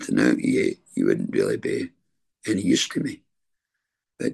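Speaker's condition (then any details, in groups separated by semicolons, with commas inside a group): Throat cancer treatment effects; stage 4 throat cancer 6.5 years into recovery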